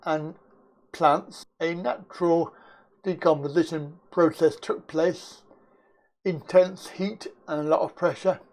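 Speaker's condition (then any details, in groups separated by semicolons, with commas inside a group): Cerebral palsy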